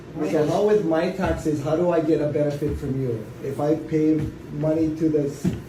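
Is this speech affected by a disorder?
No.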